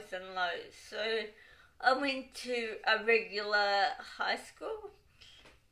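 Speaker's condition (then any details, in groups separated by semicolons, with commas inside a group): Cerebral palsy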